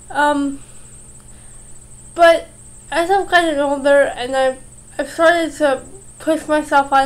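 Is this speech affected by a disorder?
Yes: cerebral palsy.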